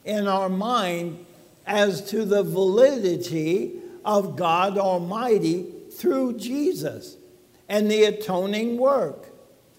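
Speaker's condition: ALS; brace on foot

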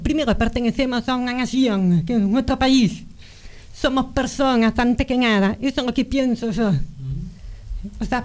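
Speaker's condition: Profound congenital deafness; both ears from birth, detected about 15 months, lifelong hearing aids, bilateral cochlear implants, first at age 27; almost 35, about 8 years since first implant, second implant some years later; speech learned by lipreading and early reading, about 1.5 years rehabilitation to access words by ear

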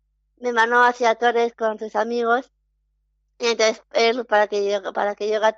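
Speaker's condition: Down syndrome; early intervention in childhood with speech therapy and early stimulation

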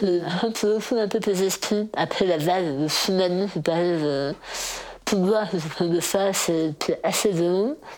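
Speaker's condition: Total glossectomy; base of tongue cancer, flap necrosis, ventilator via tracheostomy, temporary laryngectomy, nasogastric tube; voice deeper before diagnosis, incomprehensible after surgery, intensive speech therapy at CRIL, sister understood

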